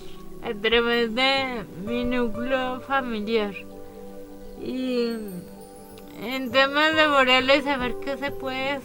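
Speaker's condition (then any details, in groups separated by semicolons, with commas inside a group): Cerebral palsy; cerebral palsy from birth complications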